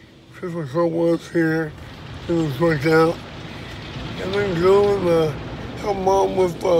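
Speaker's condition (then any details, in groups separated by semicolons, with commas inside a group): Dystonia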